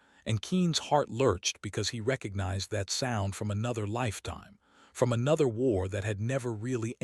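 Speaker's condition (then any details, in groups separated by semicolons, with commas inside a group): No condition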